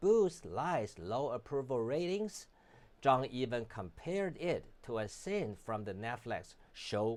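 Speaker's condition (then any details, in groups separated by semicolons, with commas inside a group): No condition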